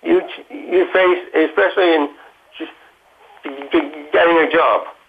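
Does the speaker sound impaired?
Yes: Parkinson's disease; stutters, Parkinson's attacks the jaw.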